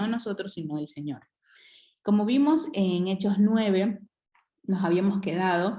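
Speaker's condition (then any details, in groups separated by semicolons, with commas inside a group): No condition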